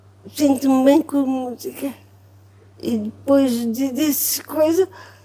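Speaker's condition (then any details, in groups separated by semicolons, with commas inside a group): Cerebral palsy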